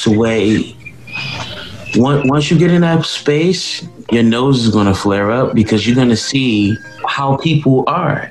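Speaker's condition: No condition

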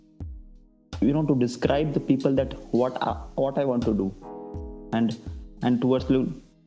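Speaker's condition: Stammering; past avoidance of presentations and self-introductions, accepts own stammer since Indian Stammering Association annual conference; sometimes stretches initial s sounds, as in sssstart; repeated sounds, prolonged sounds

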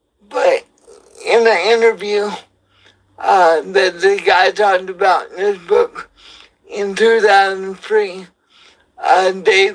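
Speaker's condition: Cerebral palsy; wheelchair user

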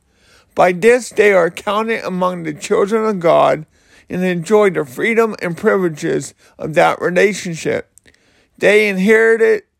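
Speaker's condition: Cerebral palsy; slurred speech

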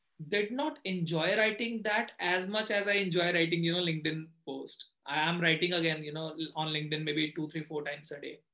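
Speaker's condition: No condition

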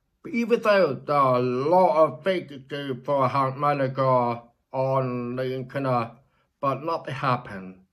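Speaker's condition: Deafness, born deaf; relies on Google Meet live captions and lip reading during video call

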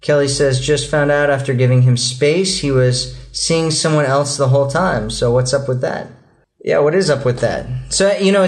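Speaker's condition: No condition

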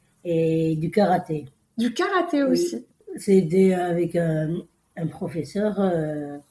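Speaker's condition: Down syndrome; congenital

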